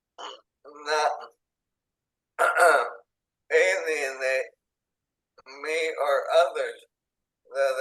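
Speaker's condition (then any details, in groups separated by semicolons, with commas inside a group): ALS, speech-generating device; onset in hands and arms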